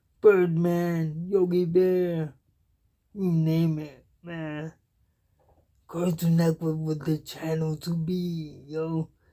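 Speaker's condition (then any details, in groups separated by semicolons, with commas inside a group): Cerebral palsy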